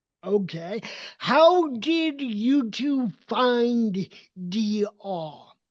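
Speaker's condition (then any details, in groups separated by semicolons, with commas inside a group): Cerebral palsy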